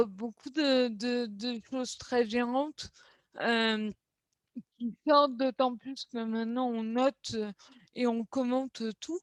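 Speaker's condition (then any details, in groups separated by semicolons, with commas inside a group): Cerebral palsy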